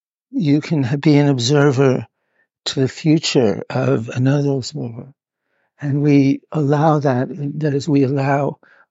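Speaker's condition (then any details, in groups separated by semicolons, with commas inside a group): Parkinson's; must move about during interview, reports not feeling very well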